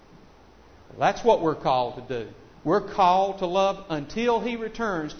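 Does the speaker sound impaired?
No.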